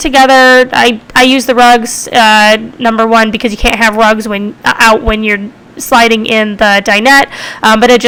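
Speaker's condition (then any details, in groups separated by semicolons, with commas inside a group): No condition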